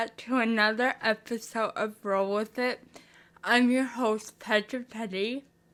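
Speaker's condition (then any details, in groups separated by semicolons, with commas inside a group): Spastic cerebral palsy, mixed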